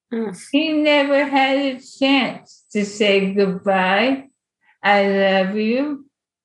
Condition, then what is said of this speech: ALS (motor neuron disease). I can't sing and perform anymore, but I can listen.